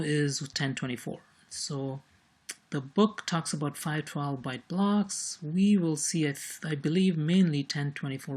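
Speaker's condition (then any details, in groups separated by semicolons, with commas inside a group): No condition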